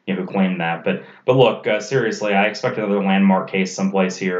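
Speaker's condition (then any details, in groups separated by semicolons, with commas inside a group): No condition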